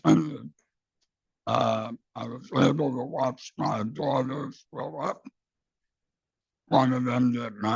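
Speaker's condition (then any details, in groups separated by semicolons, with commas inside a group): Base of tongue cancer; radical glossectomy with back muscle flap, no tongue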